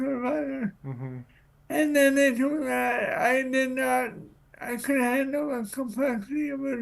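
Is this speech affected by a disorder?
Yes: cerebral palsy.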